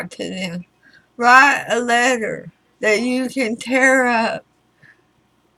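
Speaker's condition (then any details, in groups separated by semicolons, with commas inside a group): Throat cancer radiation damage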